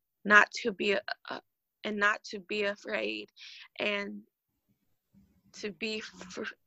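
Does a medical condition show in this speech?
Yes: stuttering; long-standing stutter, years of speech therapy, severe stuttering and painful speeches in high school, not cured; two new techniques since The Steve Harvey Show, where Steve Harvey helped her speak fluently; less stuttering when unobserved, with close friends, or arguing, more when upset; here prolonged sounds.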